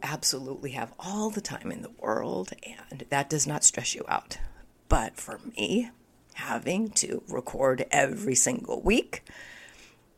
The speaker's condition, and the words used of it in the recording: Spasmodic dysphonia. This year, I got this voice condition, which you can hear probably, called spasmodic dysphonia, and I'm continuing to navigate through it.